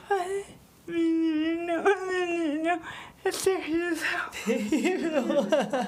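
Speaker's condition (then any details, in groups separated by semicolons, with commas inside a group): Cerebral palsy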